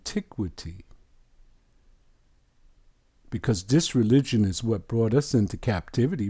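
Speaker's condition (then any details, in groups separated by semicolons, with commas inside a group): No condition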